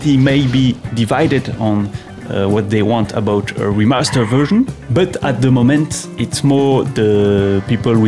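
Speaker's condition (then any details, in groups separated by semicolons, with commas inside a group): No condition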